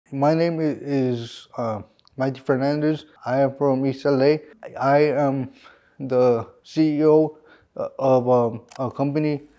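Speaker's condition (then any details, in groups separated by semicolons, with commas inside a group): Cerebral palsy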